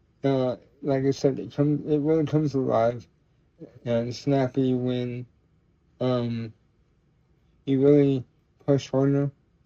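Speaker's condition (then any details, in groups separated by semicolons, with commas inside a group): Cerebral palsy; tends to mess up words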